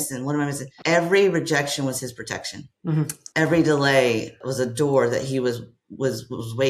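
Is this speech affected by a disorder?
No.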